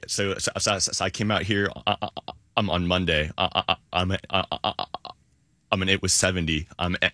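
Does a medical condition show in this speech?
Yes: stuttering; stuttering since age three or four, parents did not stutter; 15 to 20 years of therapy, avoidance reduction therapy, National Stuttering Association member, calls in to radio; core stutter small elongation, avoidance behaviors, arm tapping, fillers, fake stutter turns real, some words fluent; here repeated sounds, blocks.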